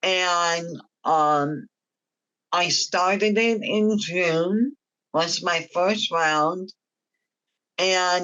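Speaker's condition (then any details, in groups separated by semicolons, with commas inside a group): Myasthenia gravis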